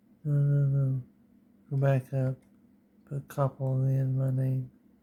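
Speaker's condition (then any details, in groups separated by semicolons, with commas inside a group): Parkinson's disease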